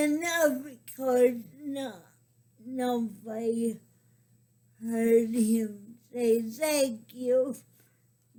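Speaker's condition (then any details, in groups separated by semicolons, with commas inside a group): Cerebral palsy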